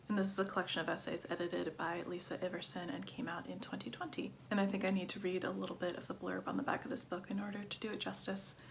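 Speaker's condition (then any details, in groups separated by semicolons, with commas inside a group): No condition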